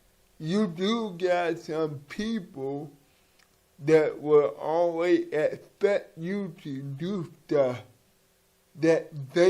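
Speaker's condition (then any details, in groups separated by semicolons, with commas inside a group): Cerebral palsy; from birth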